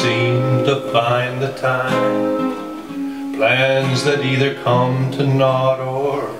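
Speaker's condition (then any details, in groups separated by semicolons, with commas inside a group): No condition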